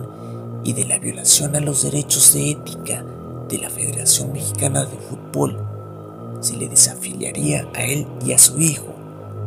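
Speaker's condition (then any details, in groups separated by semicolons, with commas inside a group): No condition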